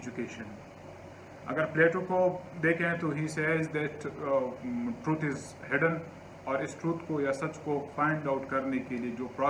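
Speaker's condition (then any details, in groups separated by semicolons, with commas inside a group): No condition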